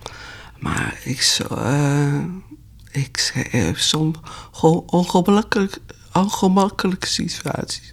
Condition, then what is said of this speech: Aphasia. Ja, mijn vrienden en familie eh, eh, geven me wel tijd om te praten.